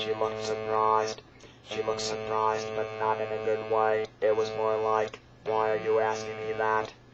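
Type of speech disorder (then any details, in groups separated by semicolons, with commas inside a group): Electrolarynx speech; laryngectomy (electrolarynx user)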